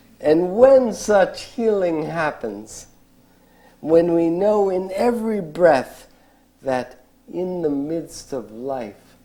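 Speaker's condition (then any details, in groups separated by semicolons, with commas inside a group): ALS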